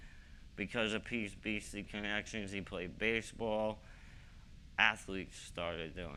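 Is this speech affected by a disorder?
Yes: ALS; young-adult onset.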